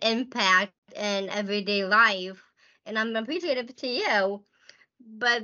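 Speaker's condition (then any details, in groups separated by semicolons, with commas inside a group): Down syndrome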